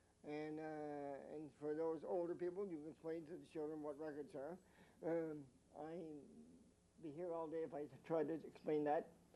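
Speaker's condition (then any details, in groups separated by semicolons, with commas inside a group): Mild cerebral palsy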